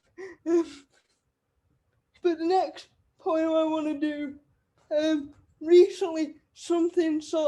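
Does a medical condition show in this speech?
Yes: cerebral palsy; wheelchair user.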